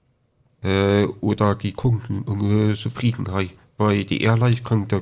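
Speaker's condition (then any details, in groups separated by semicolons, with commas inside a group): Deafness with cochlear implant, congenital deafness; born deaf, no hearing until age 13, cochlear implant surgery at 13, lip reading; speech still audibly affected per host; hardly spoke before implant, 3-4 years relearning speech and hearing, raised orally, no sign language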